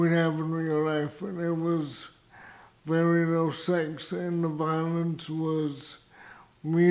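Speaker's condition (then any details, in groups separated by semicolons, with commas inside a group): Cerebral palsy, severe; spastic type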